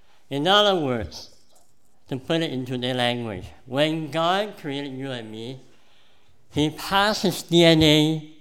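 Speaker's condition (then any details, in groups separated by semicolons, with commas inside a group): Cleft palate; congenital cleft palate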